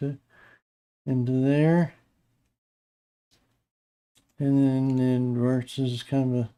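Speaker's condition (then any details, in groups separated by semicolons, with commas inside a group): Parkinson's disease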